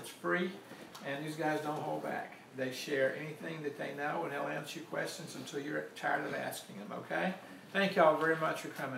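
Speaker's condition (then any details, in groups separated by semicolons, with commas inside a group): No condition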